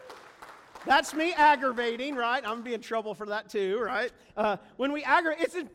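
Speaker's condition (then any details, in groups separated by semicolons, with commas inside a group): No condition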